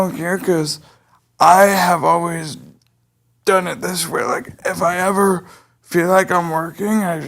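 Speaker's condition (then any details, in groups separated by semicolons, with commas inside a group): Cerebral palsy; able to speak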